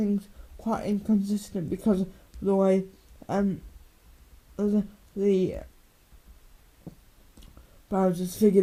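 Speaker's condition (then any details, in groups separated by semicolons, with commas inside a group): Cerebral palsy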